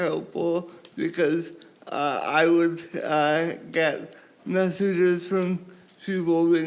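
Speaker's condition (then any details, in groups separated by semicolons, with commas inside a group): Cerebral palsy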